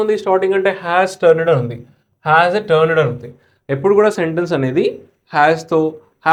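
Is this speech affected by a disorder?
No.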